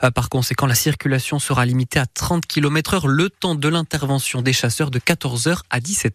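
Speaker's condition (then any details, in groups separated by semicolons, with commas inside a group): No condition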